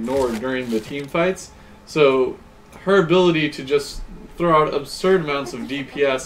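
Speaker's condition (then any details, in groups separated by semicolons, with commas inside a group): No condition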